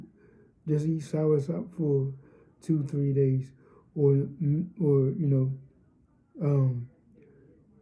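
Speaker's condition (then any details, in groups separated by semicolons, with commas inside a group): Cerebral palsy, spastic diplegia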